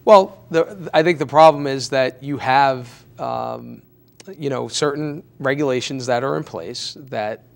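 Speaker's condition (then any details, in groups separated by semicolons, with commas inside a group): No condition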